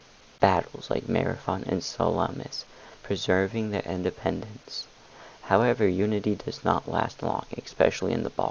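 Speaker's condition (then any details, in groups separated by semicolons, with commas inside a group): No condition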